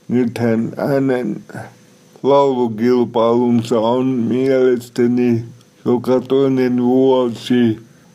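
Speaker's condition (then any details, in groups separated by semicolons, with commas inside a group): Cerebral palsy; somewhat unclear, self-described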